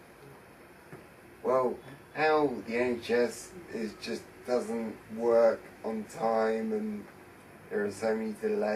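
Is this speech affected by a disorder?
Yes: traumatic brain injury.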